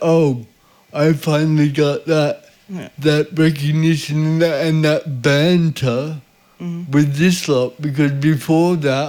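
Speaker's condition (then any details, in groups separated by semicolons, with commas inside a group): Cerebral palsy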